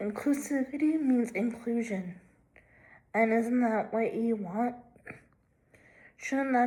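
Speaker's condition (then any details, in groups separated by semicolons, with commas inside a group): Cerebral palsy, left hemiplegia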